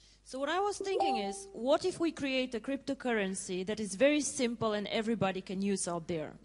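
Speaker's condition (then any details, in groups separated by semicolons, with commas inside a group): No condition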